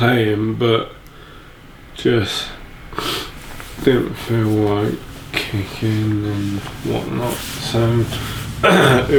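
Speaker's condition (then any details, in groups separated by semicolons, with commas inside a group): Motor neurone disease; affects speech and walking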